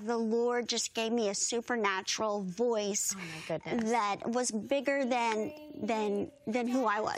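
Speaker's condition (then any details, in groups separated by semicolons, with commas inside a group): Bilateral cleft lip and palate; severe bilateral cleft lip and palate from birth, born in Guatemala mountains, not expected to survive; unable to nurse as infant, once could not speak, needed interpreters, singing voice strong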